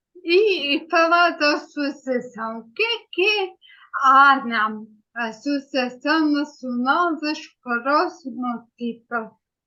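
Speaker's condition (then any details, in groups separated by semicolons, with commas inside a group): Ataxia; acquired, brain injury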